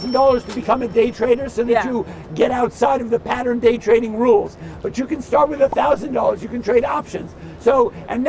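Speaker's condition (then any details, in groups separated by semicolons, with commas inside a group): No condition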